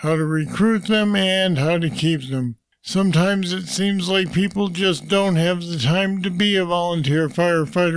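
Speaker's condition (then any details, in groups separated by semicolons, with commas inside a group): Parkinson's disease; deep brain stimulators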